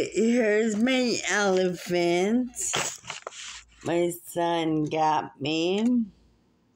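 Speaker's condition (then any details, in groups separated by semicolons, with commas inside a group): Muscular dystrophy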